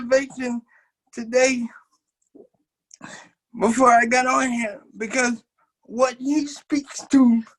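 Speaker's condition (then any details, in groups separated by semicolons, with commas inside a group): Cerebral palsy; uses wheelchair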